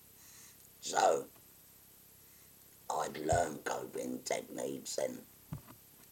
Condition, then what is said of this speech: Laryngectomy. And I've experienced it, because sometimes the valve will leak and things like that.